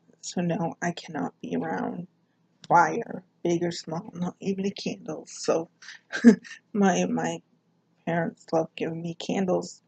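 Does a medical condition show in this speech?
Yes: cerebral palsy; speech affected.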